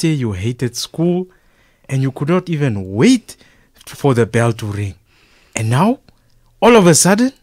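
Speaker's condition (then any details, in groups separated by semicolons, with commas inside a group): No condition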